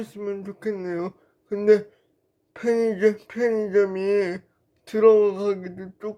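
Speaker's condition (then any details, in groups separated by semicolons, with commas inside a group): Brain lesion disability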